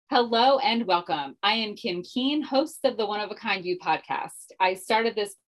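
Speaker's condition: No condition

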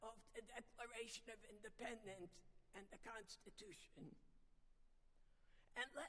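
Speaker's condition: Vocal dysphonia; not painful

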